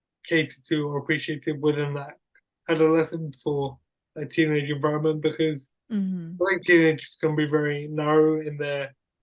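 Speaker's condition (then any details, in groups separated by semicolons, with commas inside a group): Cerebral palsy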